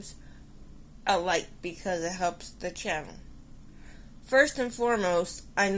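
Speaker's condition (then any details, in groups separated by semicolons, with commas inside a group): Cerebral palsy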